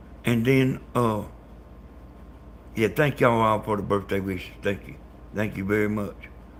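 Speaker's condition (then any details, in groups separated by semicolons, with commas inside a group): Brain bleed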